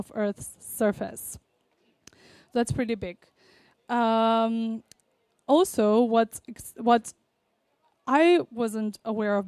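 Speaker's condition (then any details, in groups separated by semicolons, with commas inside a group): No condition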